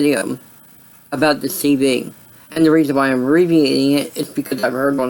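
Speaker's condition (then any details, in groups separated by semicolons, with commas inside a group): Cerebral palsy; voice sound affected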